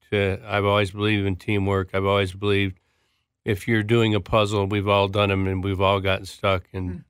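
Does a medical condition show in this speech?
Yes: Parkinson's disease; left hand clutching about eight years before diagnosis, diagnosed within 2 days via friend Peter Secchia, Grand Rapids; speech tough, speech therapy with ahs before going on air, big and loud voice training.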